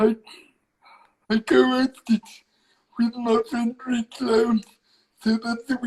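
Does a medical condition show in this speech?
Yes: cerebral palsy.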